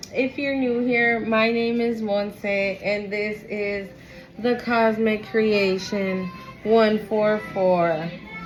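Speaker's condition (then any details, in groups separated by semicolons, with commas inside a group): No condition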